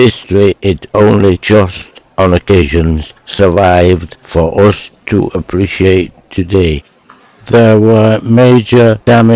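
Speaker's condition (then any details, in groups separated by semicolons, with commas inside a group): Motor neuron disease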